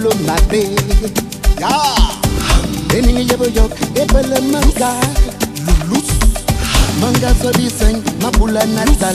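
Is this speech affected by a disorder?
No.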